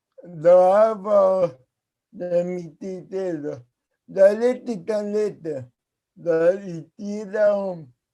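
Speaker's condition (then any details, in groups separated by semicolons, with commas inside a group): Cerebral palsy; speaks as if with potato in mouth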